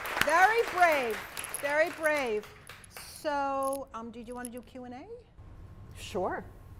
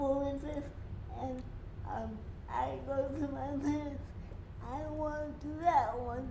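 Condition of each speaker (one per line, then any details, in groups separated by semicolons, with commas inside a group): No condition
Cerebral palsy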